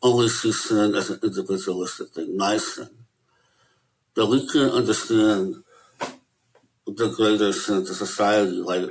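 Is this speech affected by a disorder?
Yes: Möbius syndrome; certain letters hard to pronounce.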